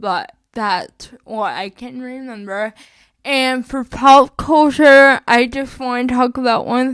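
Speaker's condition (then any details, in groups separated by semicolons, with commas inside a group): Spastic cerebral palsy, mixed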